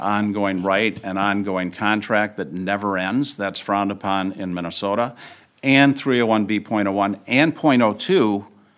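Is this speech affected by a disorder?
No.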